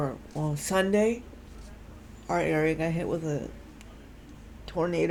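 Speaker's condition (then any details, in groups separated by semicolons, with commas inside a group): Cerebral palsy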